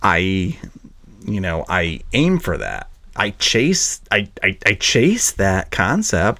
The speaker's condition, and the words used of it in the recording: Stuttering. I am not perfect. And I stuttered in there too